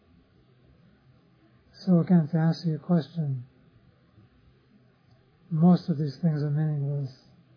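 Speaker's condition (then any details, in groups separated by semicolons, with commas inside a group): Parkinson's disease; others offer remedies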